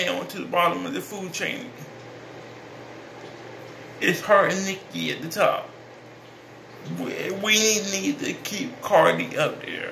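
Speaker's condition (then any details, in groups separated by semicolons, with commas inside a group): Cerebral palsy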